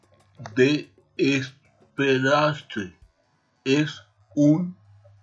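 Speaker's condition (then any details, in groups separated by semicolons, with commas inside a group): Aphasia; acquired aphasia, caused by brain injury; difficulty expressing self, knows what to say but struggles to find words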